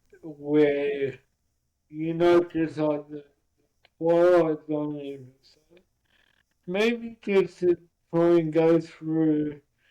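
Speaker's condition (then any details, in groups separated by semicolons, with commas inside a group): Cerebral palsy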